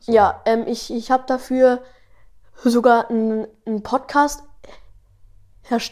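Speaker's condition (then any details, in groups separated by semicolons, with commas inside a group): Stuttering; kassler stottertherapie, fluency shaping, daily home practice, parents trained, among most severe in group; age twelve, speaks better when slower; stutters much here, none singing melodies, some rapping without melody, little in own podcast, often fast; repeated words, prolonged sounds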